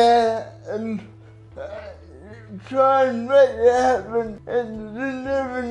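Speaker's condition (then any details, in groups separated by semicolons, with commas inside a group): Cerebral palsy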